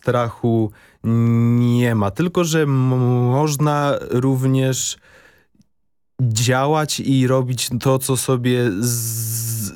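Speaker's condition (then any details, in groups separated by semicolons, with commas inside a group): Stuttering; no longer constantly monitors possible stuttering in social situations; some fear and tension while speaking in this recording, slowly easing; audible stuttering, tension when speaking; prolonged sounds, blocks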